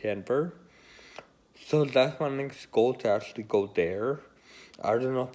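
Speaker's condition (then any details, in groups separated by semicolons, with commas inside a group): Friedreich's ataxia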